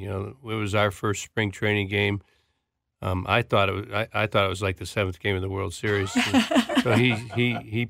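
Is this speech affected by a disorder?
Yes: Parkinson's disease; left hand clutching about eight years before diagnosis, diagnosed within 2 days via friend Peter Secchia, Grand Rapids; speech tough, speech therapy with ahs before going on air, big and loud voice training.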